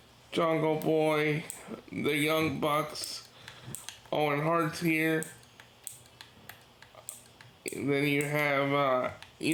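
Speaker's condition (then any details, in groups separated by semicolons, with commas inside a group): Cerebral palsy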